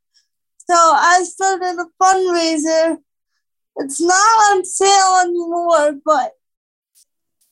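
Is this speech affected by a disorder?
Yes: cerebral palsy; some speech difficulty from oxygen loss.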